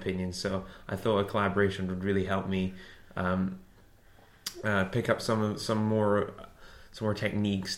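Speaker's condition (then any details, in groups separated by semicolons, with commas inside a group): No condition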